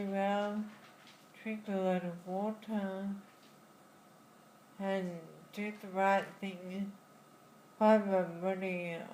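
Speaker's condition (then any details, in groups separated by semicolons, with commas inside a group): Friedreich's ataxia; diagnosed in childhood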